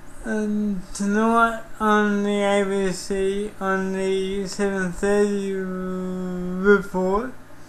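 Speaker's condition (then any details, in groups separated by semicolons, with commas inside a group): Cerebral palsy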